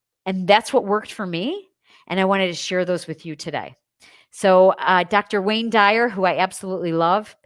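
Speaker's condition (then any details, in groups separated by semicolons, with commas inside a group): No condition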